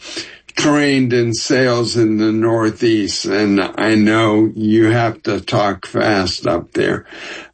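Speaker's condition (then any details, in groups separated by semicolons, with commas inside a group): ALS; onset as sudden jerky walking after sitting, diagnosed over two years after first symptoms; walking worsened from limp to cane, own voice banked via Team Gleason word banking program; speech audibly affected, formerly fast talker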